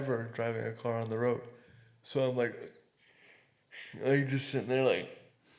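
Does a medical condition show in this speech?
Yes: cerebral palsy.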